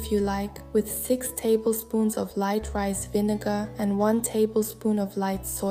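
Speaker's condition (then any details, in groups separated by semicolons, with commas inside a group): No condition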